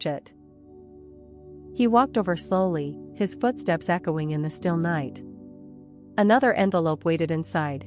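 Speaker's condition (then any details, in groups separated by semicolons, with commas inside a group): No condition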